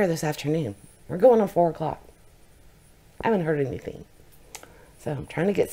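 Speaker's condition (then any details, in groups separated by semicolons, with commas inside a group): No condition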